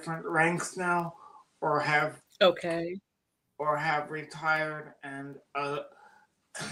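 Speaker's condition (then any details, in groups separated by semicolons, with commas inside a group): Cerebral palsy; birth oxygen deprivation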